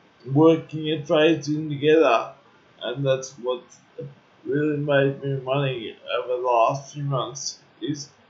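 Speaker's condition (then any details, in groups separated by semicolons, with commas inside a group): Cerebral palsy; uses wheelchair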